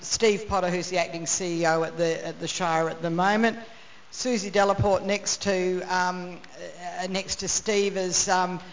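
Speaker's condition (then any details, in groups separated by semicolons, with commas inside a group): No condition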